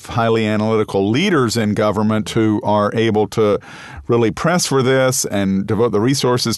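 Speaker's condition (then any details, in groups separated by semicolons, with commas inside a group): No condition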